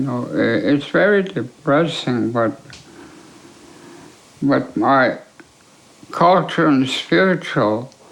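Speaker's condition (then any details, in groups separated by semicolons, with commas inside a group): ALS; affects swallowing and speech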